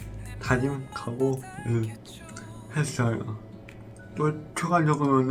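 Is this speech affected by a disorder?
Yes: brain lesion disability.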